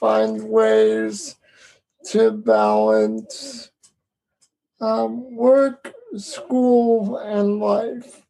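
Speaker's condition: Cerebral palsy; adaptive yoga with breath work

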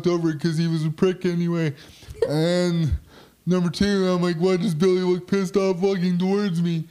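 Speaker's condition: Quad spastic cerebral palsy, spastic quadriplegic

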